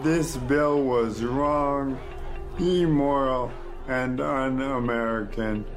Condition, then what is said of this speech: ALS (motor neuron disease). I'm losing my ability to speak, so I'm asking people to be my voice.